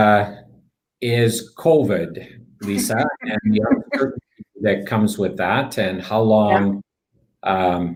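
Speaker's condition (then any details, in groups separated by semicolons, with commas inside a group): No condition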